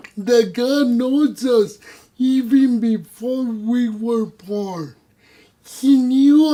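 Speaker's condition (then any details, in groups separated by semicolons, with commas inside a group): Cerebral palsy; voice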